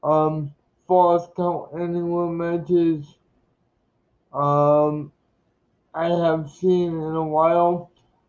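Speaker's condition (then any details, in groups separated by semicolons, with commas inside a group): Cerebral palsy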